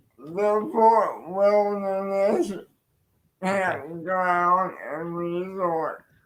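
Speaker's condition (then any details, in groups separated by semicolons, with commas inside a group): Cerebral palsy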